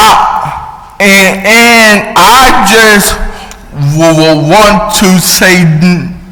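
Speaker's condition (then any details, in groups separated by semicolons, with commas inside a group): Cerebral palsy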